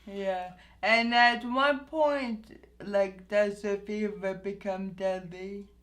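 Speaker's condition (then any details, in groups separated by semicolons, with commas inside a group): Anoxic brain injury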